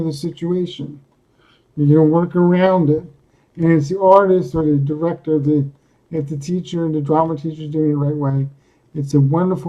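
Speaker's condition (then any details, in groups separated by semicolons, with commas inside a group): Cerebral palsy; speaks coherently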